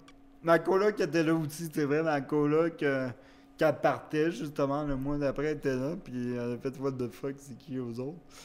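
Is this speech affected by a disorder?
Yes: cerebral palsy; wheelchair use.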